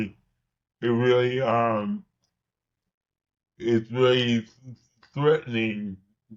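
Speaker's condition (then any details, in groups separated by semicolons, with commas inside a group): Cerebral palsy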